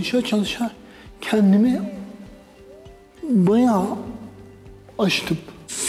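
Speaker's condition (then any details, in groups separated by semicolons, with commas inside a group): Dystonic cerebral palsy; no speech until age 6, spasticity hinders reading aloud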